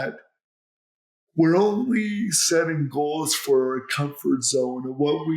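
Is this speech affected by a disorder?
Yes: cerebral palsy.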